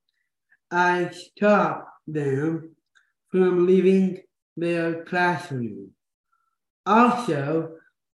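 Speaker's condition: Down syndrome

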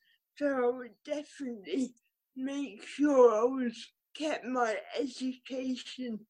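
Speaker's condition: Cerebral palsy; could not jump

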